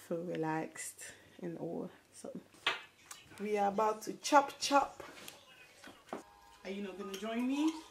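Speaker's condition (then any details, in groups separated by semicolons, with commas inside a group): No condition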